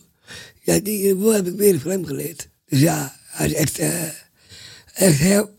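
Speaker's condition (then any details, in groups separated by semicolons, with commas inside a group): Down syndrome; congenital, present since birth; speaks well by own and host's account, expresses himself clearly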